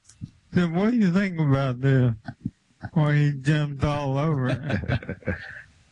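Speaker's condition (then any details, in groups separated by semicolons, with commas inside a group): ALS; limb onset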